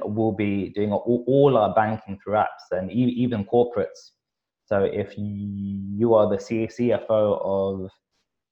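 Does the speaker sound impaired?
Yes: stutter; pauses a bit, blocks at certain points; here repeated sounds, repeated words.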